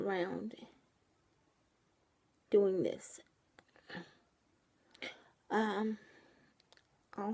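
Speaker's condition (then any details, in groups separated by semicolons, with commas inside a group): Cerebral palsy, triplegia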